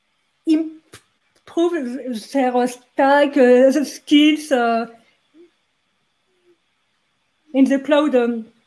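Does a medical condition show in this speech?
Yes: stuttering; led to rejection from computer science master's program; here prolonged sounds, blocks.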